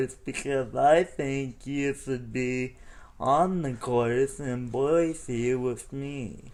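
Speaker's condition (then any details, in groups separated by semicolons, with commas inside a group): Cerebral palsy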